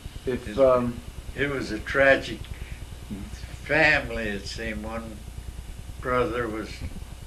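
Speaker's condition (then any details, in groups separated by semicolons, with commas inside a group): Myasthenia gravis; neurological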